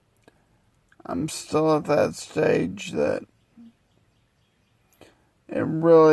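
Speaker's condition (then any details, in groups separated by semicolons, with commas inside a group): Multiple sclerosis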